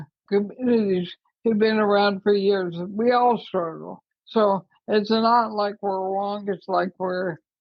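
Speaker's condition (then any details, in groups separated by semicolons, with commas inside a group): ALS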